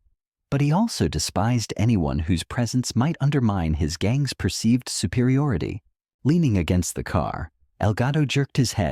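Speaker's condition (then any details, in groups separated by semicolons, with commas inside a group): No condition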